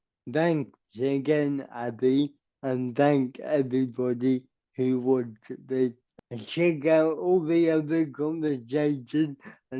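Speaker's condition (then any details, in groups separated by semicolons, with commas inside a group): Cerebral palsy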